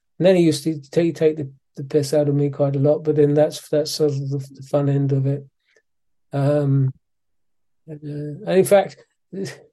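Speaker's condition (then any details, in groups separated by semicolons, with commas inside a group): Parkinson's disease; physiotherapy, exercise training with physiotherapist after moving back to UK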